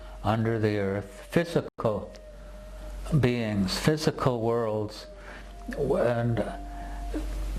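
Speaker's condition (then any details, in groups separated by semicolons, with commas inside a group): No condition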